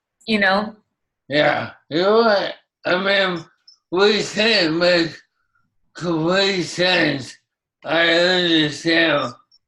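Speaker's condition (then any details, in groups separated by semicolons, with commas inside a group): ALS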